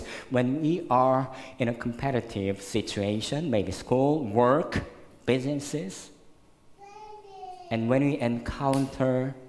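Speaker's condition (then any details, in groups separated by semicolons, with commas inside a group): Cleft lip and palate; congenital, very severe, born in Korea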